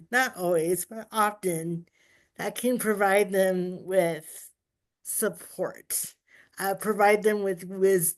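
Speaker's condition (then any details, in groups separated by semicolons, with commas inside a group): Cerebral palsy; uses power wheelchair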